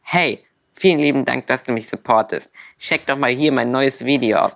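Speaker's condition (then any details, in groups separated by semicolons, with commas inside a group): Duchenne muscular dystrophy; progressive muscle wasting, known since primary school, wheelchair user from the start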